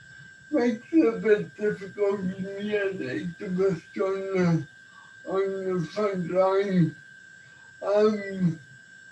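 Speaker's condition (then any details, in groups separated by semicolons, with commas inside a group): Cerebral palsy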